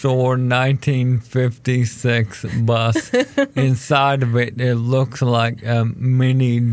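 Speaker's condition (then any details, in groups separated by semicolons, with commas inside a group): ALS; diagnosed almost 4 years ago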